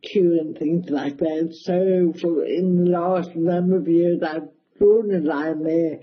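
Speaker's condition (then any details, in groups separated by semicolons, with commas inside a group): Cerebral palsy, mild; speech affected a bit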